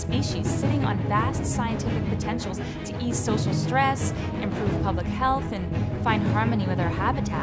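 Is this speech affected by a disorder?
No.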